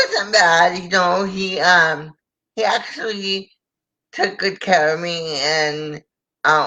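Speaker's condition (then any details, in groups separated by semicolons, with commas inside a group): Cerebral palsy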